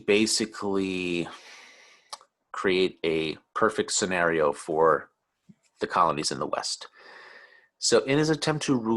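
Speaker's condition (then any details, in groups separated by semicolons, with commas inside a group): No condition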